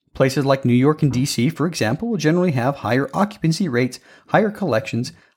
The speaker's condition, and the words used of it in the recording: No condition.